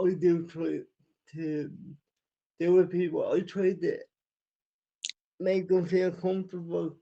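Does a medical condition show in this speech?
Yes: cerebral palsy.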